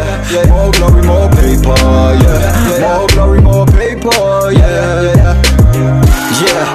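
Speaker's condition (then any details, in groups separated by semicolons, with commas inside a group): No condition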